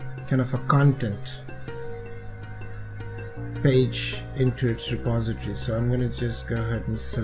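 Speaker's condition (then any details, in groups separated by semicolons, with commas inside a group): No condition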